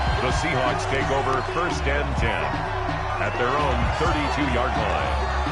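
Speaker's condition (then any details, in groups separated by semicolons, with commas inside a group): No condition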